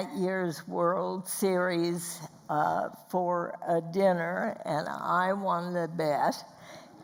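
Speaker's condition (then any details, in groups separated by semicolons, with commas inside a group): Spasmodic dysphonia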